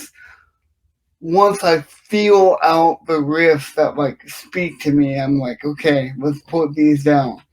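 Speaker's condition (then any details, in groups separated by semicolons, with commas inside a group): Cerebral palsy; from birth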